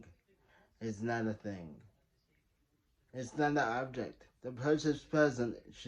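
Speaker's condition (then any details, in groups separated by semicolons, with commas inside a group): Traumatic brain injury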